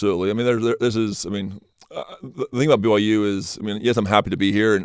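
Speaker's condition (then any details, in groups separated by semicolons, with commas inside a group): Stutter; trips over words, can't get words out off the cuff, less when prepared, confident; repeated sounds, repeated words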